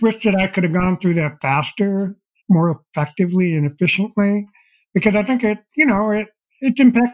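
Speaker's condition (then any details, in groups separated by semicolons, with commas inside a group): Deafblindness; progressive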